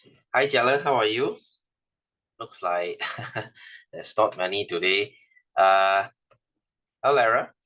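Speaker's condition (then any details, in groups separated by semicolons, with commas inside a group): No condition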